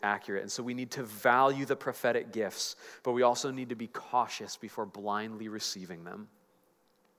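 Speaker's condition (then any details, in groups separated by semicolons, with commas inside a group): No condition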